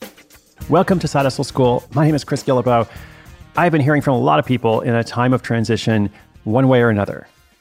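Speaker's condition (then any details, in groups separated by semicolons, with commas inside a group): No condition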